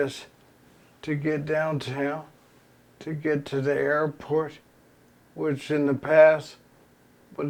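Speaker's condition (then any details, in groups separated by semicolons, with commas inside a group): ALS; progressive terminal illness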